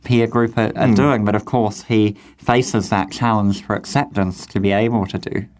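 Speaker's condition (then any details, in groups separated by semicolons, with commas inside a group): Cleft lip and palate; congenital cleft lip and palate, facial condition similar to Augie's in Wonder; described as speaking beautifully, cleft clinic surgeon at age 12 predicted no public speaking career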